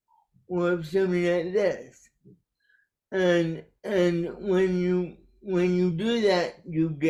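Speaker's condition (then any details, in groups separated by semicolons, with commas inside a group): Cerebral palsy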